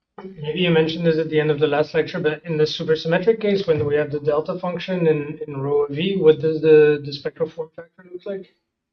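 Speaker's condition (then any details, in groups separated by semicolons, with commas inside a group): No condition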